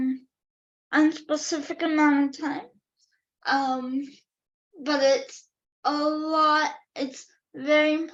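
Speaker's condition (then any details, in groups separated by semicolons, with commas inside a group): Cerebral palsy; affects all four limbs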